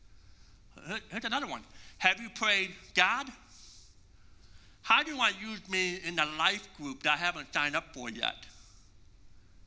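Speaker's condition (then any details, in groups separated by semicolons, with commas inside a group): Deafness; congenital, 80% hearing loss since birth, relies on lip reading; masks over lips block understanding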